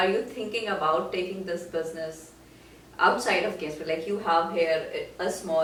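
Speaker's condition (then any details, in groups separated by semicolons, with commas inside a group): No condition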